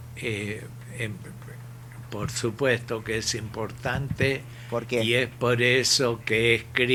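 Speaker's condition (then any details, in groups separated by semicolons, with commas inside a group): ALS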